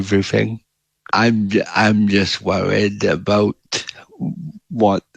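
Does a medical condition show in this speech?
Yes: cerebral palsy quadriplegic.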